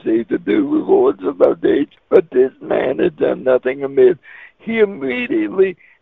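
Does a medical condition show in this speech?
Yes: cerebral palsy; wheelchair user.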